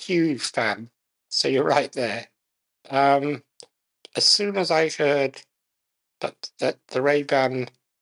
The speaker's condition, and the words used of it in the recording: Muscular dystrophy. You know, at the moment, I can just about speak.